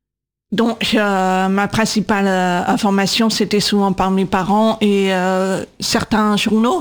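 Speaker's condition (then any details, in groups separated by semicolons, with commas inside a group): Profound congenital deafness, congenital, due to cytomegalovirus (CMV); diagnosed 18 months, severe then profound at 8, cochlear implants left 8.5, second 20-22; bilateral, age 37, two cochlear implants with external processors and antennas, magnets above ears; 20 years speech therapy for speaking and voice control, LPC cued speech, AI struggles to understand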